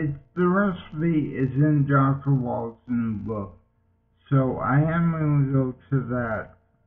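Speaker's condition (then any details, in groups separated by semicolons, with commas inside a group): Multiple sclerosis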